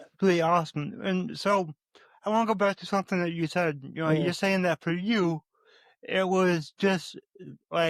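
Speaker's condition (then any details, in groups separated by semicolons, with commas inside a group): Cerebral palsy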